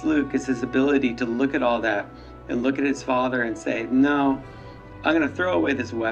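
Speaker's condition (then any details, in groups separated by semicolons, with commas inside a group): No condition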